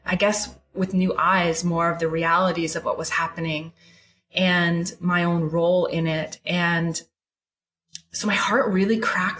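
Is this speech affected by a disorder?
No.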